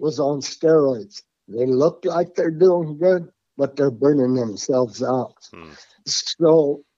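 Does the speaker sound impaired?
Yes: Parkinson's; psilocybin 1 gram every 5 hours controls tremors, helps breathing, still has breathing problems, uses cannabis.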